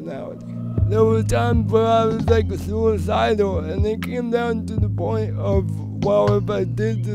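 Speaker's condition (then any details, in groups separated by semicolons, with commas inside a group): Cerebral palsy; voice noticeably affected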